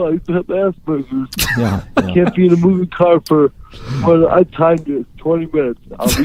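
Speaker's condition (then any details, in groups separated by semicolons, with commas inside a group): Cerebral palsy; unable to write or type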